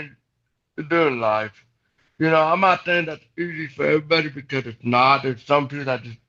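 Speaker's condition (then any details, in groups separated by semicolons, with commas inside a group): Cerebral palsy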